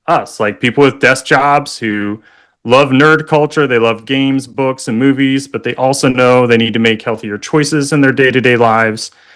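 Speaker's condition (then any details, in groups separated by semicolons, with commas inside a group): No condition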